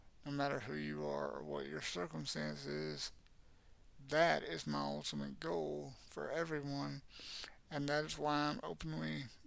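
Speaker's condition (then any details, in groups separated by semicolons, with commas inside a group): Cerebral palsy; from birth, severe brain bleed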